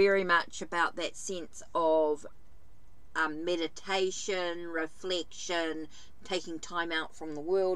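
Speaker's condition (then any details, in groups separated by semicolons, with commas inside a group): No condition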